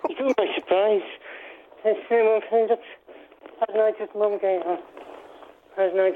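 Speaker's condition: Parkinson's

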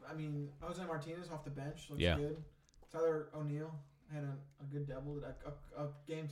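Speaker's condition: No condition

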